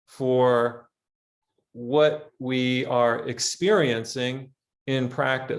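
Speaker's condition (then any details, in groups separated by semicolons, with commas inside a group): No condition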